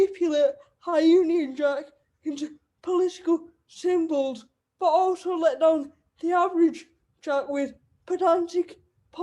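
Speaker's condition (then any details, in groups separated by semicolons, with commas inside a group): Cerebral palsy; wheelchair user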